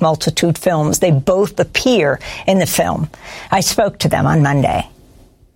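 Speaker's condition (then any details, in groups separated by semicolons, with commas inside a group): No condition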